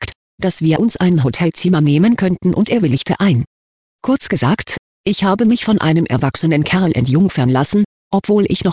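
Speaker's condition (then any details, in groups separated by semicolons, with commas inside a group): No condition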